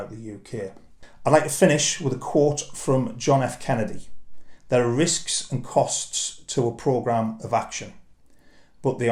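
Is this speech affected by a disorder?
No.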